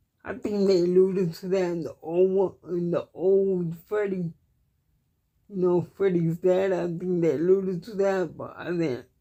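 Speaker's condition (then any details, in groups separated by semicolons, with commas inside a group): Cerebral palsy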